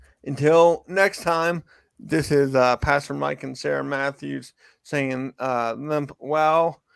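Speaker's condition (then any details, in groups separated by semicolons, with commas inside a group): Cerebral palsy; from birth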